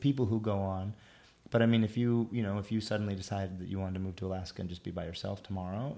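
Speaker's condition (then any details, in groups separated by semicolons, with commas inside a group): No condition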